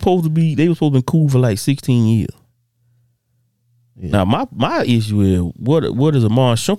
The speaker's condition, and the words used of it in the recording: None; typical speech.